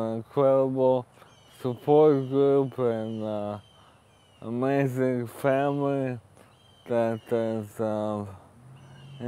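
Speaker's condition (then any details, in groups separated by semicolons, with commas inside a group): ALS; wheelchair user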